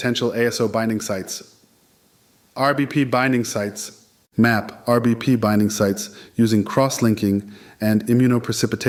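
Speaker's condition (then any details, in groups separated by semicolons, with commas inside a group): No condition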